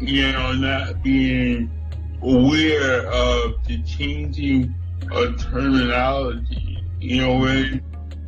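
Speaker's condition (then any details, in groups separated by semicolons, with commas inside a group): Cerebral palsy; cerebral palsy from birth, nosebleed and stopped breathing as newborn at home in Buffalo, no ambulance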